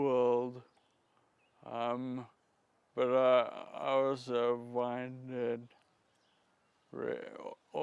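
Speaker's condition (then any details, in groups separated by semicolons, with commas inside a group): Friedreich's ataxia; spasticity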